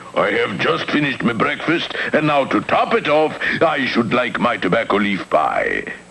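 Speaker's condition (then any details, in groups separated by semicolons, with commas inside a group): No condition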